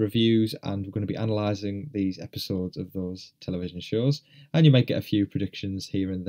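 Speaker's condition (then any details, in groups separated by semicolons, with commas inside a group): No condition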